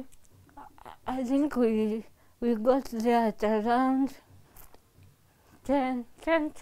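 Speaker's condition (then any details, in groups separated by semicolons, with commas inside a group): Cerebral palsy; from birth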